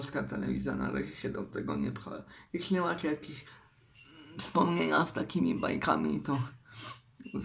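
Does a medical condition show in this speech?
Yes: cerebral palsy; uses wheelchair.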